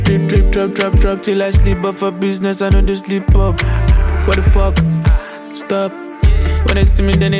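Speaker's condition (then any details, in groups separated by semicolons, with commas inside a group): No condition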